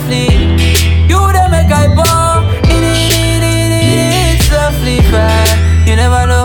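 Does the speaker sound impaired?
No.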